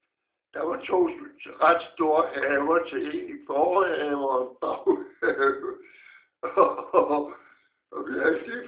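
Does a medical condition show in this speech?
Yes: Parkinson's disease.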